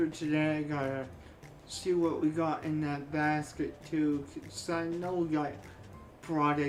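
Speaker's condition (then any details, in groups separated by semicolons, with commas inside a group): Cerebral palsy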